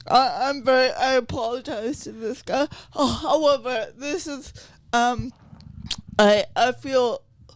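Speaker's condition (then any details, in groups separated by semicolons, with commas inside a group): Cerebral palsy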